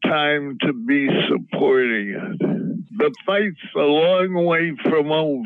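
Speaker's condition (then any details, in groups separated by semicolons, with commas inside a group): Parkinson's disease; symptoms treated with cannabis, preferred by tincture dropper, THC-CBD strains relieve anxiety and pain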